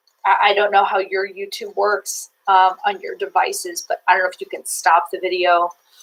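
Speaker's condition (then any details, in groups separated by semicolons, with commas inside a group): No condition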